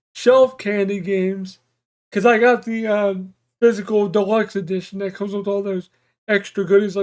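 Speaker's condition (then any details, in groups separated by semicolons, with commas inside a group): Cerebral palsy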